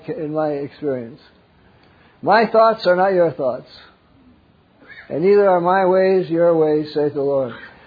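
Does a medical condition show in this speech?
Yes: Parkinson's; wakes up around 3 am.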